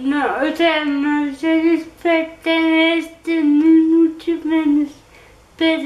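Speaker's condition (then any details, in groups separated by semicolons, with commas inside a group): Cerebral palsy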